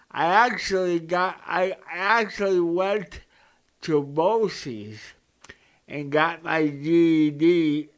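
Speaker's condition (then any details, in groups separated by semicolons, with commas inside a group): Cerebral palsy; present from birth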